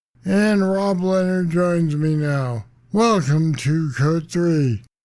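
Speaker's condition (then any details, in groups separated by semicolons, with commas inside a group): Parkinson's disease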